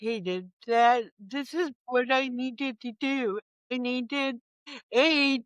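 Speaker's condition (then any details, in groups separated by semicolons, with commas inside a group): Cerebral palsy; present from birth, initially mild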